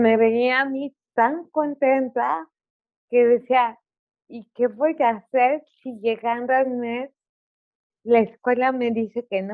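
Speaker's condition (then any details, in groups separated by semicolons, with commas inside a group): Cerebral palsy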